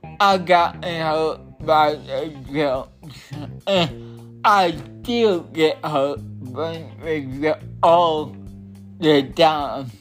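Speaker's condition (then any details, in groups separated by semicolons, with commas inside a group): Cerebral palsy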